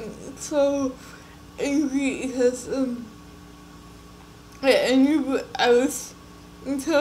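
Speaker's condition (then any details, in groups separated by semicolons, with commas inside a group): Cerebral palsy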